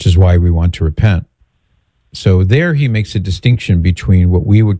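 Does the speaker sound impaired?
No.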